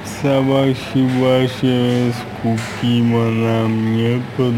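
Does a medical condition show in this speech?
Yes: aphasia; no speech for about five years after regaining consciousness.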